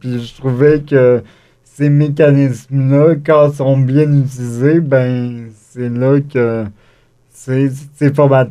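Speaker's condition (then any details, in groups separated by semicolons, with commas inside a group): Cerebral palsy; brain bleeding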